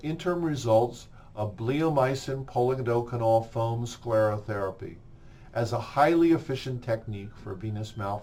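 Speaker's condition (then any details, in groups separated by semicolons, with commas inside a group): No condition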